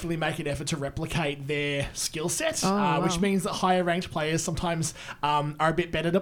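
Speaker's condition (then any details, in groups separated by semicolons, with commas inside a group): No condition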